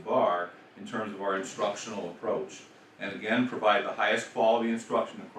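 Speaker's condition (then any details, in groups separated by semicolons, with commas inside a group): No condition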